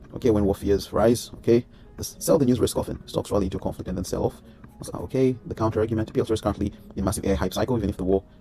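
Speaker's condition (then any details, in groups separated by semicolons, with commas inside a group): No condition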